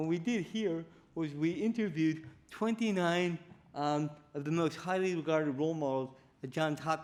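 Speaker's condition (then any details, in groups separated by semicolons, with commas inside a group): Cerebral palsy; affects movement and speech, delayed walking and talking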